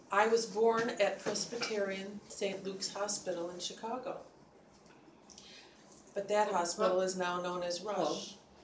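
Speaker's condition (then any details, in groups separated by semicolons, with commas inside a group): No condition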